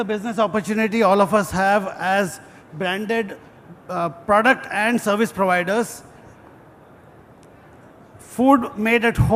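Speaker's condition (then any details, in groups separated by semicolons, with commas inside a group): No condition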